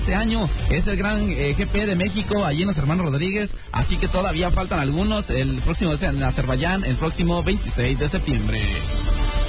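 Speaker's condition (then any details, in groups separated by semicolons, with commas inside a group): No condition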